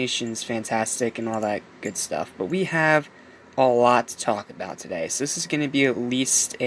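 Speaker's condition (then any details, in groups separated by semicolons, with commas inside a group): No condition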